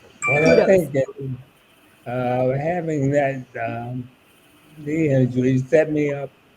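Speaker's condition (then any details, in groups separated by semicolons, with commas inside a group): ALS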